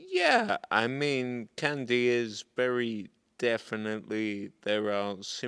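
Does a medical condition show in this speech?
Yes: multiple sclerosis; progressive form.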